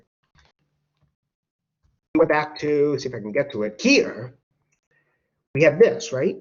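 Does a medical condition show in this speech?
No.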